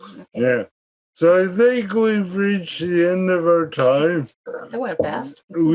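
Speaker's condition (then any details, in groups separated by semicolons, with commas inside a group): Cerebral palsy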